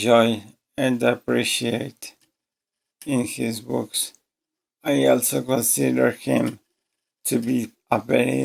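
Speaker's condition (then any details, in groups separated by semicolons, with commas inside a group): ALS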